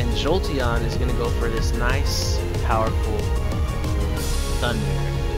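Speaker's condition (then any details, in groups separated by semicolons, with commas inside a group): No condition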